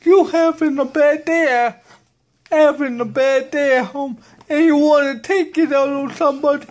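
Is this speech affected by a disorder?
Yes: cerebral palsy; predicted never to talk, now speaks.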